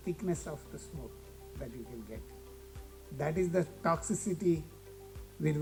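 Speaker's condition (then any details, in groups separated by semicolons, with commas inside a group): No condition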